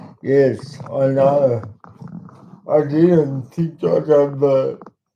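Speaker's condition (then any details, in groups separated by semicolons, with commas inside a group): Cerebral palsy; talks slowly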